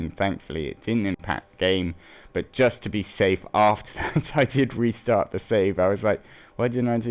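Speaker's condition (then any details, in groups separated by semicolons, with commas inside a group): No condition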